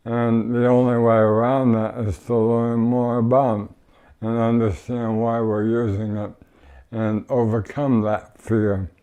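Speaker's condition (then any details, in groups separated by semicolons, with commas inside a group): ALS; progressing, breathing mask nightly and some days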